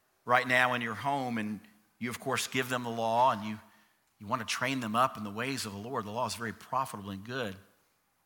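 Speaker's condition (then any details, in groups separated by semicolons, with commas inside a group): No condition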